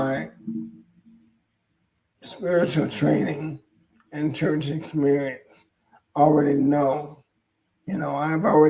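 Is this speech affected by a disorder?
Yes: ALS; hoarse voice.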